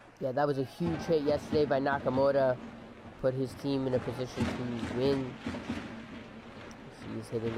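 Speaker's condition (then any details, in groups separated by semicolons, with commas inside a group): No condition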